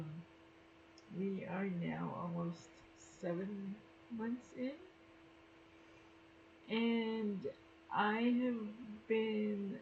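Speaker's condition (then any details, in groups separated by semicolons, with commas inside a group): Cerebral palsy; Girdlestone resection surgery; seven months post-surgery, persistent pain, physical therapy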